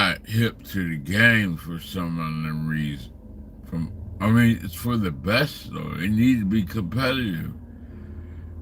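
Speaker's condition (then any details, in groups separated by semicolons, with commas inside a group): Slurred speech; still slurs words occasionally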